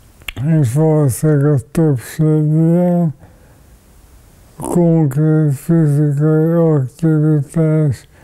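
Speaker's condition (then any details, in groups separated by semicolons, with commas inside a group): ALS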